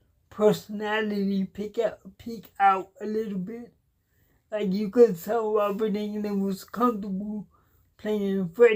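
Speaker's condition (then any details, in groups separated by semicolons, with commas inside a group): Cerebral palsy; cannot walk, uses wheelchair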